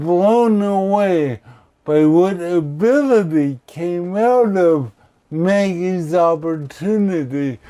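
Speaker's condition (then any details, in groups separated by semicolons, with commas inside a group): Cerebral palsy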